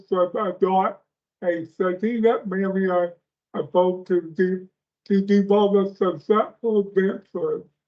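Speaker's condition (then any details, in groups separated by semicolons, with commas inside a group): Speech impairment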